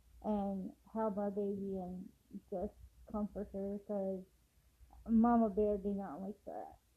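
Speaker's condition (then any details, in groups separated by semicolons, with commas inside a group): Cerebral palsy; affects walking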